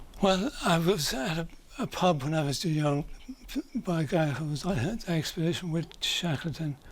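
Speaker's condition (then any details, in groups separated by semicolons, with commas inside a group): Early onset Parkinson's disease; early onset, deep brain stimulation implant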